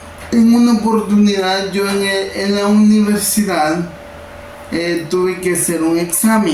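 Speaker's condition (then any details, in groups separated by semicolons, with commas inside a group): Cerebral palsy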